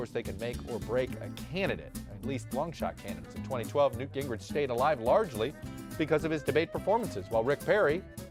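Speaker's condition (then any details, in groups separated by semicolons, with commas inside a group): No condition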